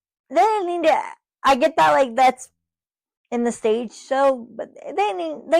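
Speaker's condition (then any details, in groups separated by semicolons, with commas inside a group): Cerebral palsy, spastic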